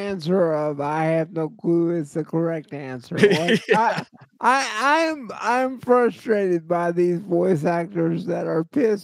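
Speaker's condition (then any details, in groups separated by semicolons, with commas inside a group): Cerebral palsy; voice always shot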